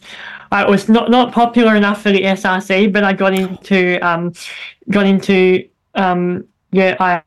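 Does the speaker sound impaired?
Yes: bilateral cleft lip and palate; speech therapy in childhood and after operations into high school, once squeaky, very airy, nasal, much improved.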